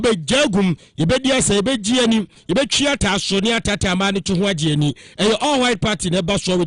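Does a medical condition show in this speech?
No.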